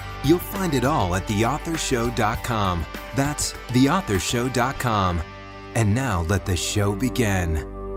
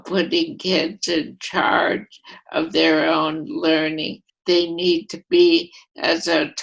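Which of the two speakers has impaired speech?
The second: primary lateral sclerosis; first diagnosed as ALS, affects all voluntary motor neurons; at least eight years since diagnosis, slower than expected course; voice affected.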